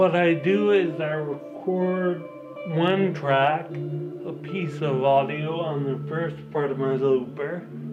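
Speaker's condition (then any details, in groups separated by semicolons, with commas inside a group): Ataxia; affects coordination and balance; slight slurring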